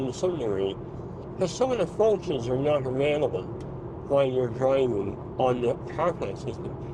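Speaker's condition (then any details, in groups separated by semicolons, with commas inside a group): Mouth cancer; speech changed by cancer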